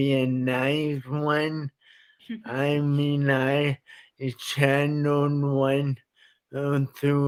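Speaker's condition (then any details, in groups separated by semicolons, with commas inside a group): Traumatic brain injury; sometimes hard to understand, forgets how to swallow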